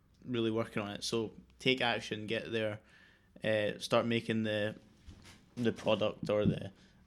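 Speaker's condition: No condition

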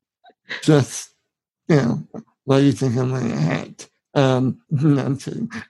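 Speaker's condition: Spinal muscular atrophy, severe; genetic

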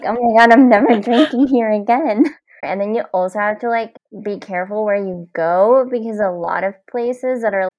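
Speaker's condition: Cleft palate; nose and teeth since childhood

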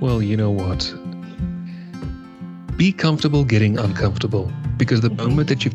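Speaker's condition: No condition

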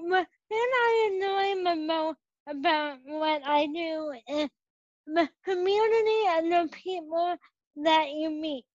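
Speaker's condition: Cerebral palsy; present from birth

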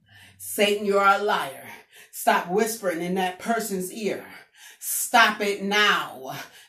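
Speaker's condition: No condition

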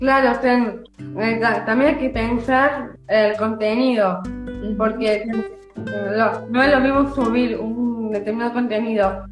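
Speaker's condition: Down syndrome; from birth

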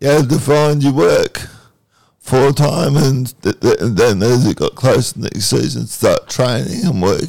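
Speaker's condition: Cerebral palsy

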